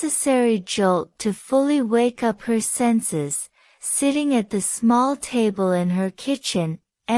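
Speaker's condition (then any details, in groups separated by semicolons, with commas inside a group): No condition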